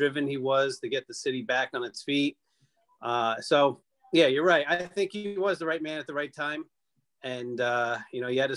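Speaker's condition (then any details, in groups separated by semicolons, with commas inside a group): No condition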